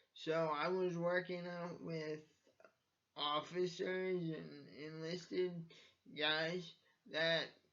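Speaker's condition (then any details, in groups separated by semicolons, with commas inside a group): Cerebral palsy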